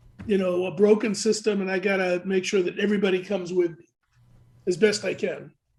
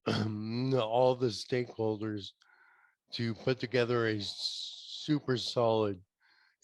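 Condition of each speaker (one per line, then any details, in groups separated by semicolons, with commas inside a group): No condition
ALS; about four years since diagnosis, investigational therapy, earlier clinical trial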